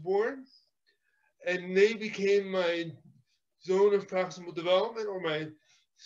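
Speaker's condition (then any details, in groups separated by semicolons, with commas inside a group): Cerebral palsy; physical therapy in childhood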